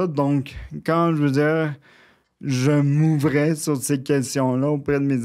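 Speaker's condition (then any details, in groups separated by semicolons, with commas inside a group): Cerebral palsy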